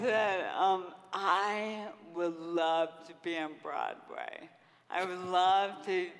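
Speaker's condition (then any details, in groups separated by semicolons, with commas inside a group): Friedreich's ataxia; diagnosed in twenties at u of m, progressive, wall-supported gait then wheelchair, service dog, no cure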